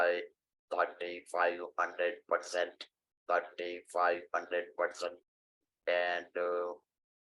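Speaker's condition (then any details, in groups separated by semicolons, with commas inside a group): Stage IV larynx cancer; surgery cost natural voice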